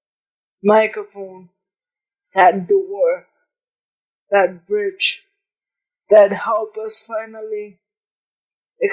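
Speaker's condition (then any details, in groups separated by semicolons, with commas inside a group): Cerebral palsy; present from birth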